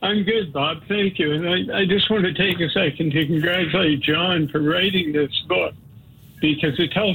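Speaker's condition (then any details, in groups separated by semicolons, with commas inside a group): Parkinson's disease; onset at age 52, underwent deep brain stimulation, heavy medication doses caused dyskinesia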